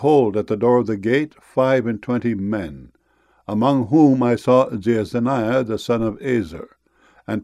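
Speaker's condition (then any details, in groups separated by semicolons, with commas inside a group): No condition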